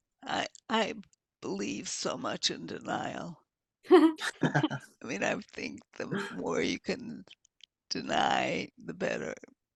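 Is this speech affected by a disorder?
Yes: multiple sclerosis.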